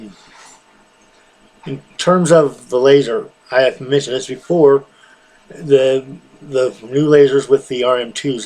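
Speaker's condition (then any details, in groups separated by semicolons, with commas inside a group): No condition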